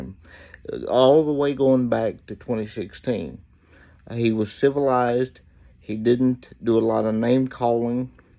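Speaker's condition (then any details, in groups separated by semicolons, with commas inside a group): Cerebral palsy; reports speaking clearly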